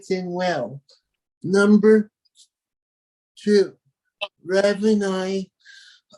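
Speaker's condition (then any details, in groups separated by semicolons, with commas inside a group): Cerebral palsy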